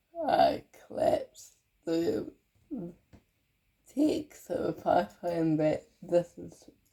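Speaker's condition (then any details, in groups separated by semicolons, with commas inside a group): Cerebral palsy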